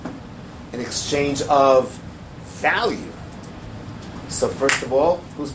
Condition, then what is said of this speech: None; typical speech.